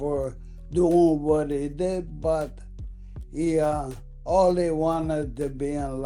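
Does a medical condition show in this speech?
Yes: ALS.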